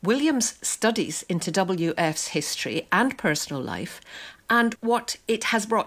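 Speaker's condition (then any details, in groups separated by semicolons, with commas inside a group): No condition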